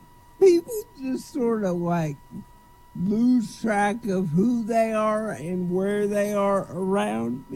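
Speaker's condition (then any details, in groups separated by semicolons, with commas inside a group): Cerebral palsy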